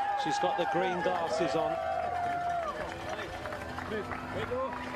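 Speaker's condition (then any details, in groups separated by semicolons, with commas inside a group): No condition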